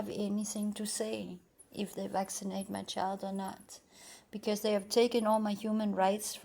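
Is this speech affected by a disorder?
No.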